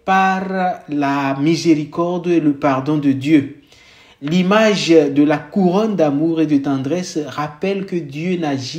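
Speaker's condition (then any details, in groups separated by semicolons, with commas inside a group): No condition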